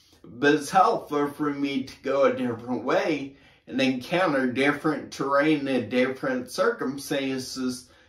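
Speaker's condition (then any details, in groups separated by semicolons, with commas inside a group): Brain injury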